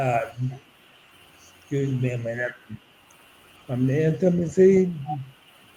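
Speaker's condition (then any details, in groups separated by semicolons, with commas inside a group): ALS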